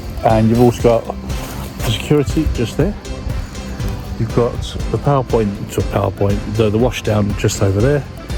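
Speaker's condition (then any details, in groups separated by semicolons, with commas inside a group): No condition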